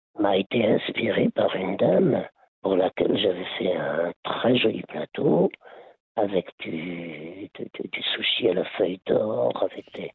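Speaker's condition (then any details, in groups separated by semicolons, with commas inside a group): Laryngeal cancer; part of lung removed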